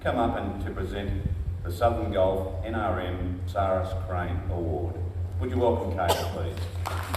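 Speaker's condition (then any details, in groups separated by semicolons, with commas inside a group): No condition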